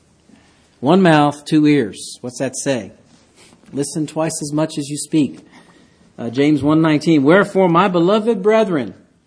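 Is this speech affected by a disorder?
No.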